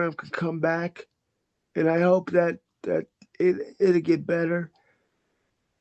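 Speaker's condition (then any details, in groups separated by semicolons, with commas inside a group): Cerebral palsy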